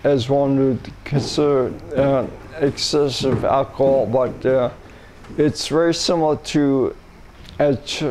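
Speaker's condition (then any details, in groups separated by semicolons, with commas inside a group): Multiple system atrophy; initially diagnosed cerebellar ataxia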